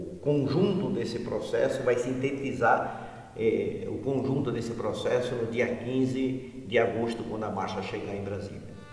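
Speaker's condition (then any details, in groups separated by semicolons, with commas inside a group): No condition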